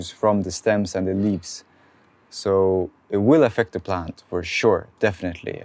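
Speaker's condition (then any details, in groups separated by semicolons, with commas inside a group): No condition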